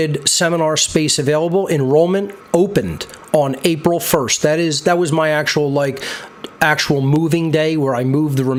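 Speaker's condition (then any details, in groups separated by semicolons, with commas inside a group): No condition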